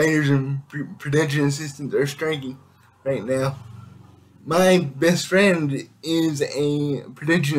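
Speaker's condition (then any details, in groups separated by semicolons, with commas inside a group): Cerebral palsy; able to speak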